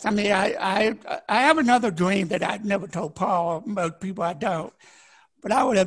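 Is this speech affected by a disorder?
Yes: deafness; born deaf, partially blind, learning disability, sign language learned at 21, broke neck, head injury, two strokes, paralyzed once; could not speak until age ten.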